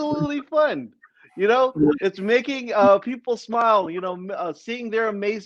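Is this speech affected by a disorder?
No.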